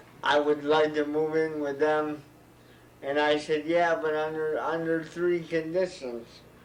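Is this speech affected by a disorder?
Yes: cerebral palsy; diagnosed in childhood; speech therapy two years before kindergarten.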